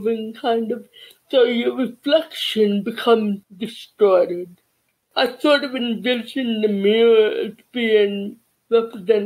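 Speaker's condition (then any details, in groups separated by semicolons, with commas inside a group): Cerebral palsy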